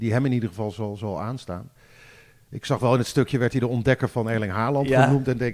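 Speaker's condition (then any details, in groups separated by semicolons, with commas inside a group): No condition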